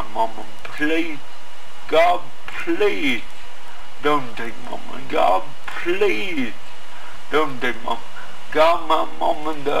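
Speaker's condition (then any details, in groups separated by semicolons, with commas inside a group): Cerebral palsy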